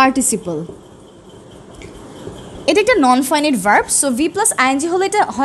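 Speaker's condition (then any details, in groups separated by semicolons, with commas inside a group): No condition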